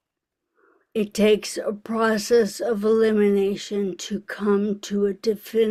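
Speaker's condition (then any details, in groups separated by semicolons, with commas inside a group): ALS; diagnosed 2.5 years, onset 7 years, needs transfer help; speech audibly affected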